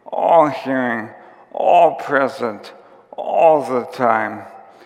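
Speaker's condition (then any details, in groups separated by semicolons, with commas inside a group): ALS; symptoms began about four years before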